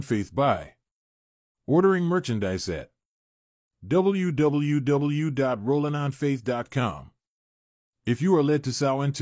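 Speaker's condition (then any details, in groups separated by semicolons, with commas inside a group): No condition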